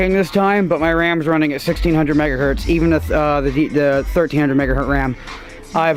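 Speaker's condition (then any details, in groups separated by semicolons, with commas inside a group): No condition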